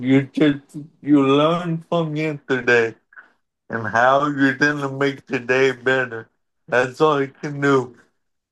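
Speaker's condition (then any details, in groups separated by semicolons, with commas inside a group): Cerebral palsy; present from birth, could walk a little as a child, wheelchair over the years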